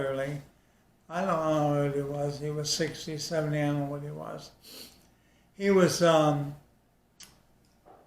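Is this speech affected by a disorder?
Yes: ALS.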